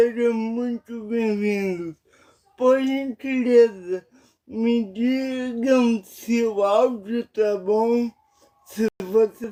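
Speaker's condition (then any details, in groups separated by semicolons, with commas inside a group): Paralysis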